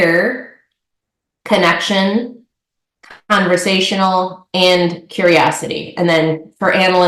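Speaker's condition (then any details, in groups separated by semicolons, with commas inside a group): No condition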